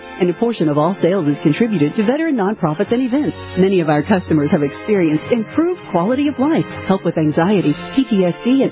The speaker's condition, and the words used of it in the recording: No condition.